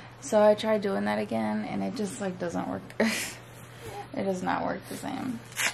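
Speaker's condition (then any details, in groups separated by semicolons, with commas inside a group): No condition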